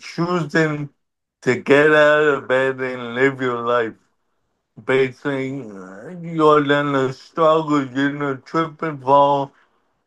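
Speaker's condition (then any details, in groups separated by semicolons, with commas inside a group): Cerebral palsy; uses wheelchair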